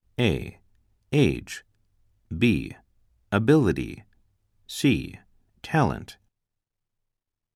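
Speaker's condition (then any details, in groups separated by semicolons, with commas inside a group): No condition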